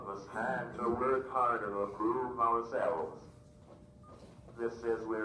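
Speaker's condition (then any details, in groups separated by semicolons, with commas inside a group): Cerebral palsy, athetoid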